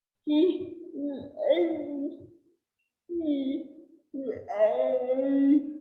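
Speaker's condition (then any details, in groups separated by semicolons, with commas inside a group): Cerebral palsy; since birth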